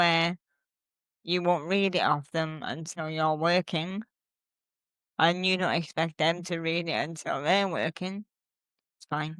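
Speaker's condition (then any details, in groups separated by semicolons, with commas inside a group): Cerebral palsy; since birth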